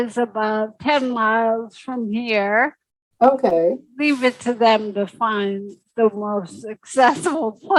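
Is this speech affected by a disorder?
Yes: secondary progressive multiple sclerosis; secondary progressive, spastic stiff legs; about 37 years, walks few steps in therapy.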